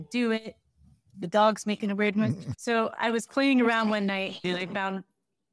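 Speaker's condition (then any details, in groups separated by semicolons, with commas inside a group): No condition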